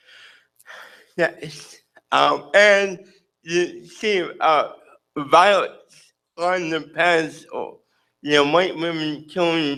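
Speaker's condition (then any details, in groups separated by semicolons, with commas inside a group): Cerebral palsy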